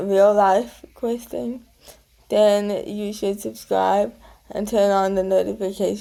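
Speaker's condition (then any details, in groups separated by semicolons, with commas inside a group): Cerebral palsy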